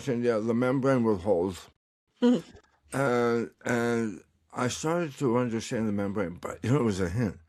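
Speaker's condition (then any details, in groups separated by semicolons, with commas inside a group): Tongue cancer; recovering, tongue exercises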